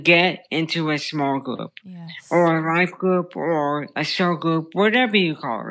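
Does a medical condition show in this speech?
Yes: brain stem tumor; childhood onset.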